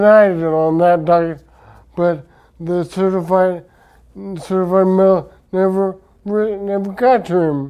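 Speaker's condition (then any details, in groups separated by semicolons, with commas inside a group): Traumatic brain injury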